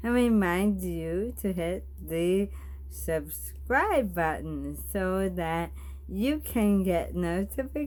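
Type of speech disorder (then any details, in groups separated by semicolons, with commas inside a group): Bulbar dysarthria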